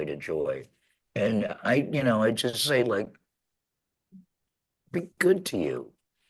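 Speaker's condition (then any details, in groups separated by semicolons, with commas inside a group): Laryngectomy; laryngectomy after throat cancer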